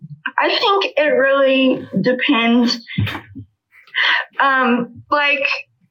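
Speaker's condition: Spastic cerebral palsy; still uses walker, muscles get tight

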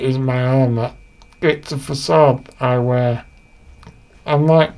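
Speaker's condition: Duchenne muscular dystrophy; diagnosed at age 5

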